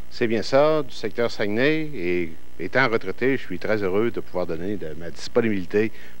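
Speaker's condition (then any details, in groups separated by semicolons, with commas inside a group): No condition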